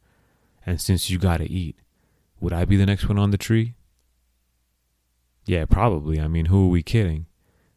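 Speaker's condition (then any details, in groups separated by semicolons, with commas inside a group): No condition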